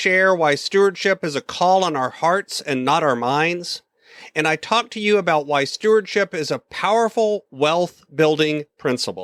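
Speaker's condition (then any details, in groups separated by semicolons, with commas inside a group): No condition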